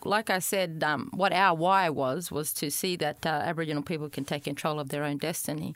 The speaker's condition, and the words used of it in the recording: No condition.